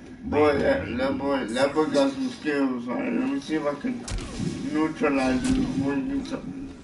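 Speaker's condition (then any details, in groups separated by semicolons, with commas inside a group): Cerebral palsy; mild, from birth, high hand tone, right worse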